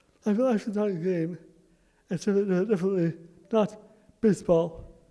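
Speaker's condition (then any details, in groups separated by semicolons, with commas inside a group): Myotonic muscular dystrophy; genetic disorder; affects speech, has workaround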